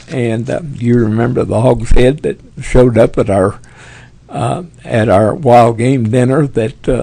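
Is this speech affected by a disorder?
Yes: Parkinson's; tremors as early symptom.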